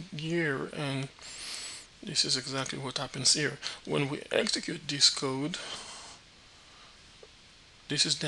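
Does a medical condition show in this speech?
No.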